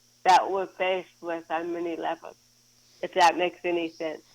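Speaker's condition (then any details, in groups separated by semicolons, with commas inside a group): Cerebral palsy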